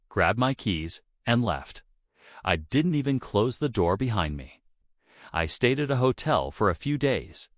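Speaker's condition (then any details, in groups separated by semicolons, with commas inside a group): No condition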